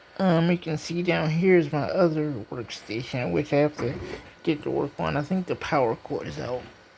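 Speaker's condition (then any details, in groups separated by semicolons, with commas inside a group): Cerebral palsy; diplegia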